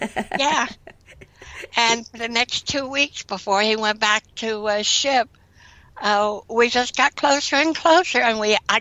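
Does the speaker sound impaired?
Yes: cleft lip and palate, severe.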